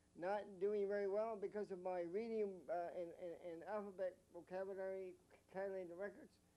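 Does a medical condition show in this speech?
Yes: mild cerebral palsy.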